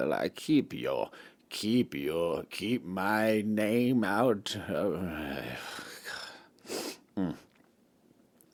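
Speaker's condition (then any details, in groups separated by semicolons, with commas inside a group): No condition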